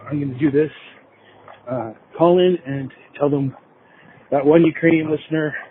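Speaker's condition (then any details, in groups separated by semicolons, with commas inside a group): No condition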